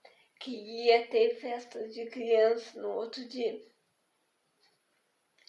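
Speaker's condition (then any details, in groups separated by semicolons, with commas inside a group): Spastic diplegic cerebral palsy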